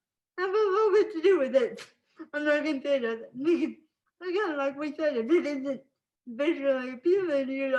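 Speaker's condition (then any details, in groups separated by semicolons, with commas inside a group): Spastic cerebral palsy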